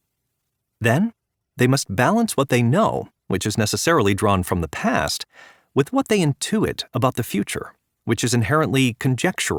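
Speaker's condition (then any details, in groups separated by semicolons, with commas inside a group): No condition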